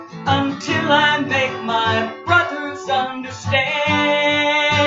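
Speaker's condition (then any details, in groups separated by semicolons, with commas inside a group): No condition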